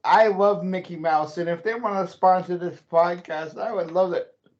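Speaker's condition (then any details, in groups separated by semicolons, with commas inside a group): Cerebral palsy; since childhood; voice goes up and down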